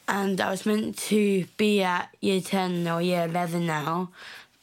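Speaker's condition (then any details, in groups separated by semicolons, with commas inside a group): Down syndrome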